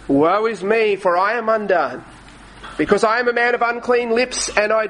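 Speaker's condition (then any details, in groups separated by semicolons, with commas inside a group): No condition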